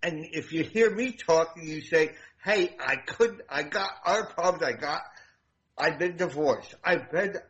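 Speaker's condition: Damaged voice box; at least 25 years ago

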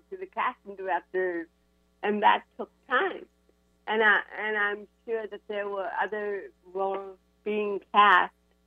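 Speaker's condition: Cerebral palsy; diagnosed at UCLA

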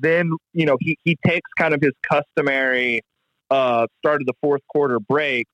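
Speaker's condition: No condition

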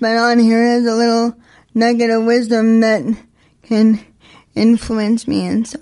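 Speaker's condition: Spastic quadriplegic cerebral palsy, severe; attributed to excitement

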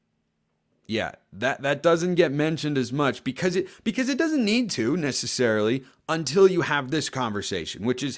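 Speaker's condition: No condition

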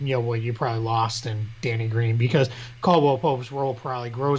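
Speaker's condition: No condition

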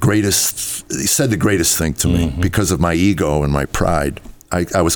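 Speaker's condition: No condition

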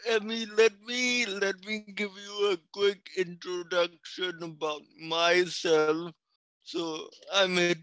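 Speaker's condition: Cerebral palsy; speech affected

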